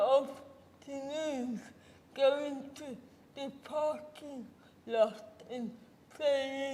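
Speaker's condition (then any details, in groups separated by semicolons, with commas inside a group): Cerebral palsy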